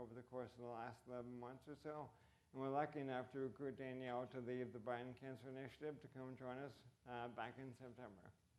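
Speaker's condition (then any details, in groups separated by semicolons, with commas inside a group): ALS; age 39, about 2.5 years since diagnosis; voice impacted, reduced fluency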